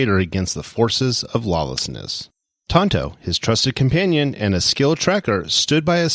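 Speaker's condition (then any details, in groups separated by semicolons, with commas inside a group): No condition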